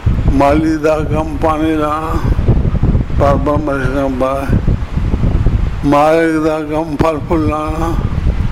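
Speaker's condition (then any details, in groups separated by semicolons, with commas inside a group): Difficulty speaking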